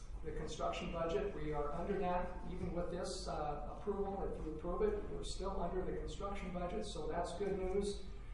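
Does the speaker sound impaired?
No.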